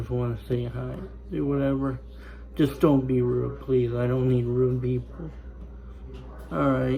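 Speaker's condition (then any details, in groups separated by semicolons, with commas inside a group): Spastic cerebral palsy; spastic, lower body affected, upper body fine, cannot walk; spasms when excited, whole-body contractions with movement, fatigue; able to talk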